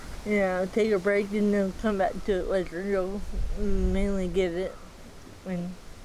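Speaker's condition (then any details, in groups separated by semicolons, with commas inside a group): Athetoid cerebral palsy; athetoid type, quadriplegia, moderate to severe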